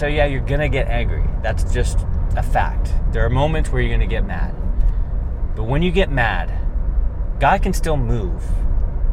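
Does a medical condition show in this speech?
No.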